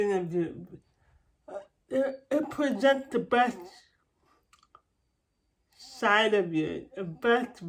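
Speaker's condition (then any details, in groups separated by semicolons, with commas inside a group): Cerebral palsy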